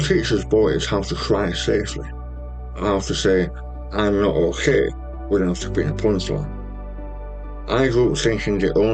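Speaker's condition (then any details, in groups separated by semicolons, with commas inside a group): Stage 4 tongue cancer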